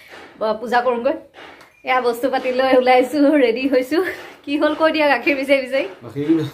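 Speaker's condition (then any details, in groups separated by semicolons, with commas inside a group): No condition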